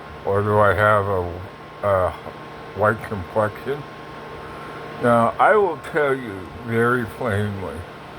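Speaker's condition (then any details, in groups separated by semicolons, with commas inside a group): Parkinson's; speech impediment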